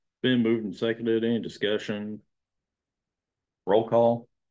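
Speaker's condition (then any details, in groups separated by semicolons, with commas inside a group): No condition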